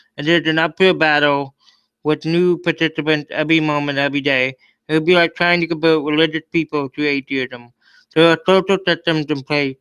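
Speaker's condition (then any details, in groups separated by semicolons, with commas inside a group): Cerebral palsy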